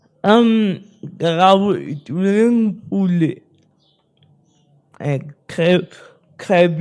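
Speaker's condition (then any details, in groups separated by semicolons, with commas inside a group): Spastic cerebral palsy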